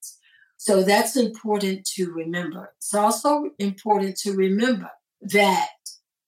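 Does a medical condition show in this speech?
No.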